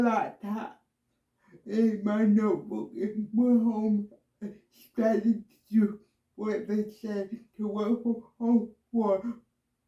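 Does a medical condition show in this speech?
Yes: cerebral palsy, myasthenia gravis; no hand function; myasthenia gravis also diagnosed.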